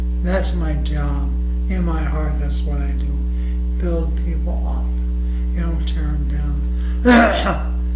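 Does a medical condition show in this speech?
Yes: ALS.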